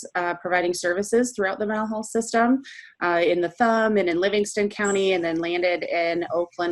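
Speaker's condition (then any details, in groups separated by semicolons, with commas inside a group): No condition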